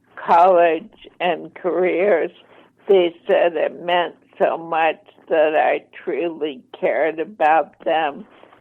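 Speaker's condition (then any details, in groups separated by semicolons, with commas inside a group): ALS, mild; voice slightly impaired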